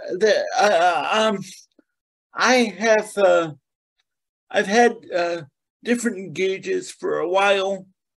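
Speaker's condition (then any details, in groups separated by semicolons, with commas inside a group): Cerebral palsy; very spastic presentation, moves deliberately, has to think about motions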